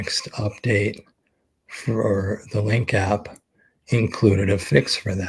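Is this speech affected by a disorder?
Yes: ALS; expects to lose voice very soon.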